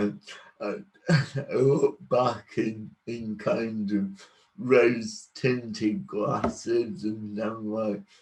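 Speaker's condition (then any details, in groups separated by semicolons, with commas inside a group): Cerebral palsy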